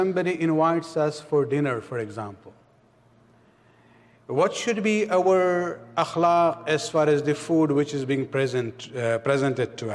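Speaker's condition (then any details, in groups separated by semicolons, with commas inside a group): No condition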